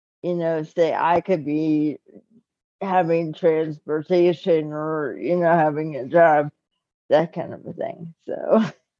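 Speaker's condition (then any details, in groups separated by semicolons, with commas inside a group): Cerebral palsy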